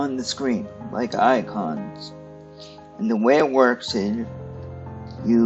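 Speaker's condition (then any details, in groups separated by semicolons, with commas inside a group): Cerebral palsy; stiff muscles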